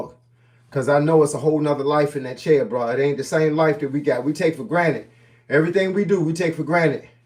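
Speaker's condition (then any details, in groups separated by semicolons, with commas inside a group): No condition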